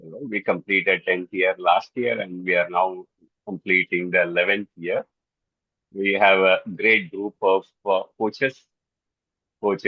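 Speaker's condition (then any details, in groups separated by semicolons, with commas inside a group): No condition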